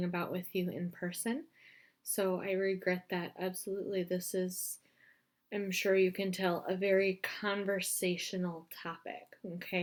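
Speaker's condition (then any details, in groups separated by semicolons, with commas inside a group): No condition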